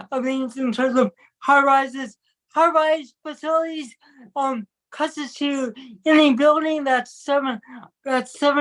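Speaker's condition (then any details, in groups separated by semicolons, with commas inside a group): Cerebral palsy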